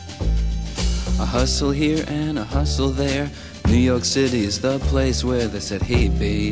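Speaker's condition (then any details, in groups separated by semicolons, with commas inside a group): No condition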